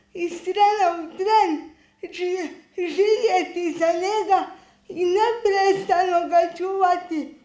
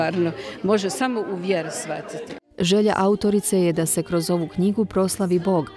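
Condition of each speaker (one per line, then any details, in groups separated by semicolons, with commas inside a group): Cerebral palsy
No condition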